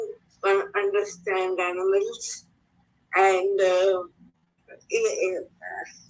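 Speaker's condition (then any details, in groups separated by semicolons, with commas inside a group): Cerebral palsy; speech affected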